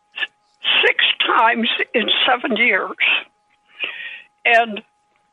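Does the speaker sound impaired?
Yes: Parkinson's disease; developed after stroke and its aftermath, causes tremors, wrote book with one finger; age 90.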